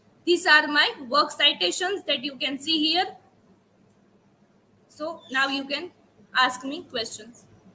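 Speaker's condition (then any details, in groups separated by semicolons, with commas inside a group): No condition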